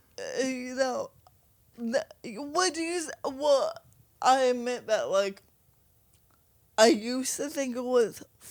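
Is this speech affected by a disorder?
Yes: cerebral palsy, mild.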